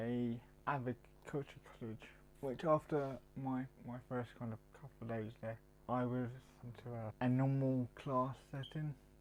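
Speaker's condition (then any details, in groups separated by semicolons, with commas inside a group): Cerebral palsy; mild, affects muscles and speech; mild disability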